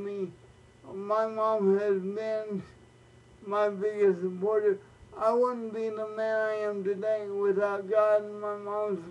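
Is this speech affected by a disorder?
Yes: cerebral palsy, spastic, mild.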